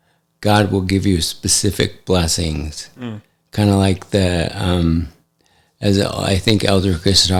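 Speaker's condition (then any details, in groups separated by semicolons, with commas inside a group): ALS; affects hand function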